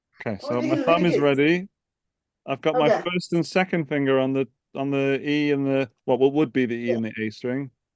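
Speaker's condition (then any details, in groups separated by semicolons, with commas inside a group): No condition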